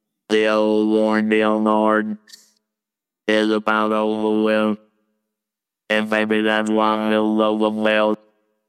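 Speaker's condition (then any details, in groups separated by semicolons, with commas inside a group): Laryngectomy, total laryngectomy with electrolarynx; electric wand held to throat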